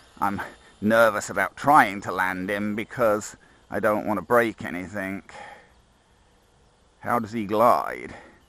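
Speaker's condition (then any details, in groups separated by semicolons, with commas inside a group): No condition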